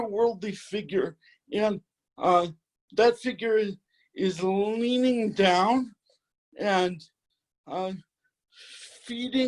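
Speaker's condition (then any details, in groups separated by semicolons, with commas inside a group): Cerebral palsy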